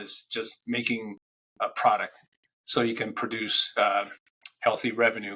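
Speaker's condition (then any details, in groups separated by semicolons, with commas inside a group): No condition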